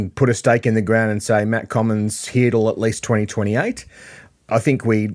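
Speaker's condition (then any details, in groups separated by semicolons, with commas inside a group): No condition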